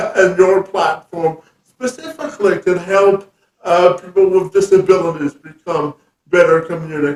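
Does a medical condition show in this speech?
Yes: cerebral palsy; years of speech therapy.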